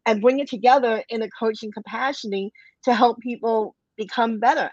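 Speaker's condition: Cleft lip and palate; bilateral, congenital, more than 20 surgeries from age 2 months to late twenties

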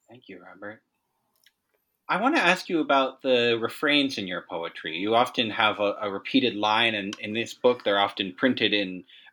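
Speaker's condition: No condition

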